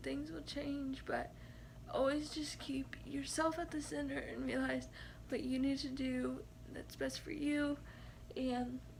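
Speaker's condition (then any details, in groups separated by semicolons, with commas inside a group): Cerebral palsy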